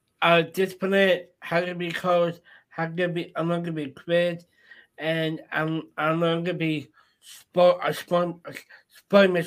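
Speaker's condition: Down syndrome

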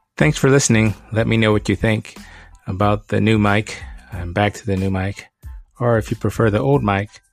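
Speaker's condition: No condition

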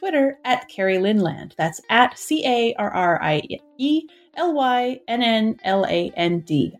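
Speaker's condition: No condition

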